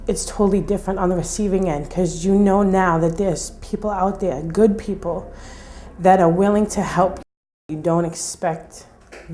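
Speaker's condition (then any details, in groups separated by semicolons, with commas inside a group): No condition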